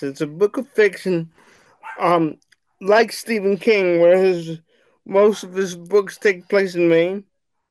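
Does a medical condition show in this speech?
Yes: cerebral palsy; wheelchair bound.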